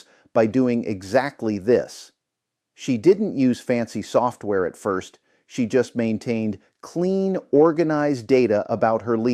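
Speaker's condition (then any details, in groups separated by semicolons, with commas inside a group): No condition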